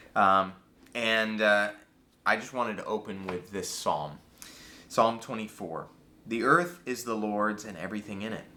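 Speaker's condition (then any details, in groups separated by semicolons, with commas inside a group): No condition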